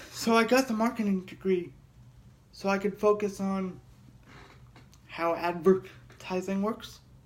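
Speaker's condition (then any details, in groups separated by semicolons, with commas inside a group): Cerebral palsy; heavily altered breathing patterns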